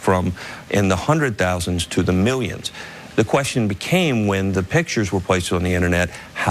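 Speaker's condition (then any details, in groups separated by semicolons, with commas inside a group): No condition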